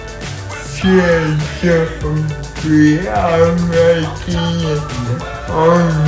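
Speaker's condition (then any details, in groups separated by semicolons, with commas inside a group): Cerebral palsy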